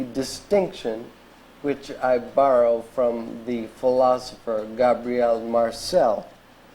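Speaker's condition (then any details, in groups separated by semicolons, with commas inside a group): ALS; diagnosed eight years ago, at age 35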